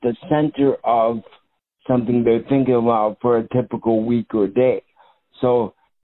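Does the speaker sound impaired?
Yes: cerebral palsy.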